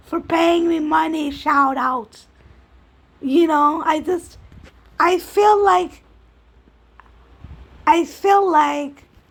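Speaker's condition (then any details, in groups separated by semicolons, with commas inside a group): Cerebral palsy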